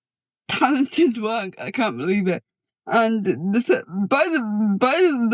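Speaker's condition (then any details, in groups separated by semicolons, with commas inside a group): Cerebral palsy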